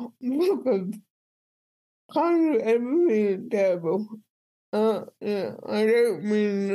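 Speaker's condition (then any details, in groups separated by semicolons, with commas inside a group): Cerebral palsy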